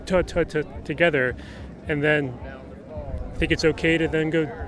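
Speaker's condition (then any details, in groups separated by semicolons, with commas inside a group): Stutter; described as neurological, ongoing into adulthood; still stutters; repeated sounds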